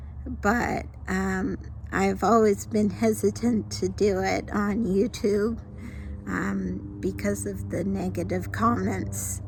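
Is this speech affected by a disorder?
Yes: mild cerebral palsy; mild form from birth.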